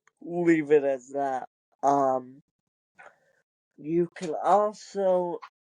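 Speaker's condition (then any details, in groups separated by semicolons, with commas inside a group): Cerebral palsy; wheelchair user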